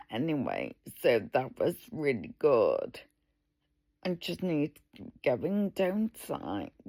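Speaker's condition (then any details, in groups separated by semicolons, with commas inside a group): Multiple sclerosis; word substitution, coughs when crumbly bread gets in throat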